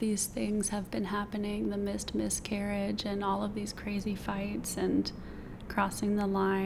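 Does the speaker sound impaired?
No.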